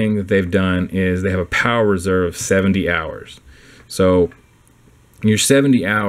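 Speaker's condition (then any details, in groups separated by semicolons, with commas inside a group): No condition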